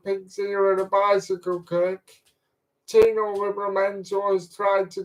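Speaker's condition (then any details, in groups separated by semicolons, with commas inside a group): Cerebral palsy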